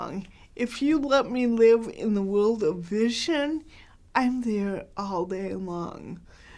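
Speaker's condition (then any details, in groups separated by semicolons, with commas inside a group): Cerebral palsy; very mild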